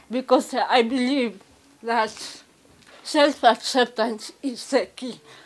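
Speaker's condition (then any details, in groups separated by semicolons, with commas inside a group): Cerebral palsy; affects movement and muscle coordination; past therapy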